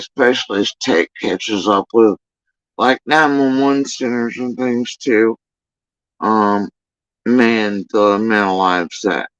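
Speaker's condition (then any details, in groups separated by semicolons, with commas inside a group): Facial paralysis after surgery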